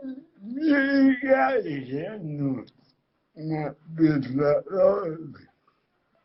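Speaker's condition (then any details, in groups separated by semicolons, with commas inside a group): Cerebral palsy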